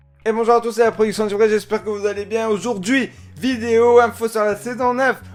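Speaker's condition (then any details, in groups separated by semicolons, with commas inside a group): No condition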